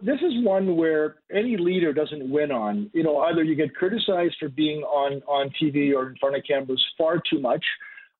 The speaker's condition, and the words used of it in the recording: None; typical speech.